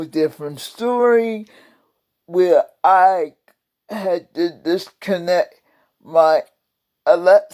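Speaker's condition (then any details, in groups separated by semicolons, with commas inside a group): Cerebral palsy; several unnoticed strokes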